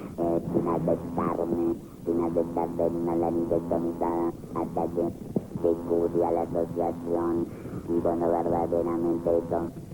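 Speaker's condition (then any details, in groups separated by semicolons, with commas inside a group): Laryngectomy; after laryngeal cancer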